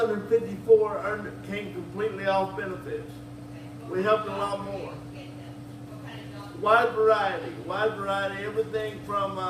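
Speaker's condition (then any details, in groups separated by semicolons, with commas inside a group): Cerebral palsy; wheelchair user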